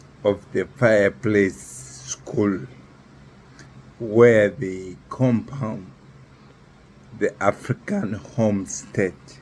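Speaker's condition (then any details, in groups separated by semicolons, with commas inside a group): Neurological disease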